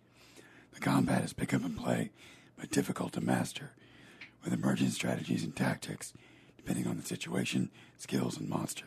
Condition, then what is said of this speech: Vocal cord paralysis. I'm cancer-free, but now I've got a paralyzed vocal cord to deal with, so hence the voice.